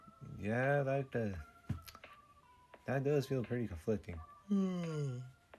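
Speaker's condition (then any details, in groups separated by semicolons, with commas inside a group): No condition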